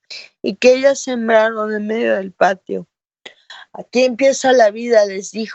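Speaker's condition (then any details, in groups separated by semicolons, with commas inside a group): Cerebral palsy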